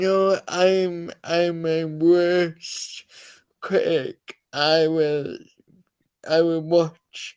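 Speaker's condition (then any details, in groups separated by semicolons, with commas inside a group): Cerebral palsy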